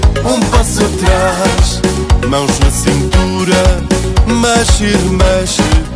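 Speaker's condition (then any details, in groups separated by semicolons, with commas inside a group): No condition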